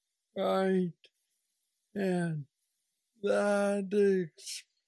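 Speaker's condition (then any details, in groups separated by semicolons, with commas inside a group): Parkinson's disease; young onset at 35, neurostimulator brain implant after 2 years, works like brain pacemaker; about 9 years since diagnosis, most aggressive form, still progressing, no plateau, mobility struggles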